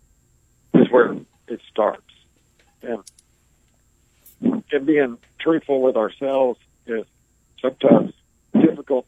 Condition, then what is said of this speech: ALS (motor neuron disease). And you might be wondering, well, there's a different pace to the show, and you're correct.